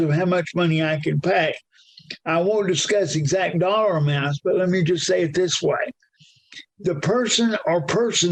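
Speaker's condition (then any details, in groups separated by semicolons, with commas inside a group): Cerebral palsy, severe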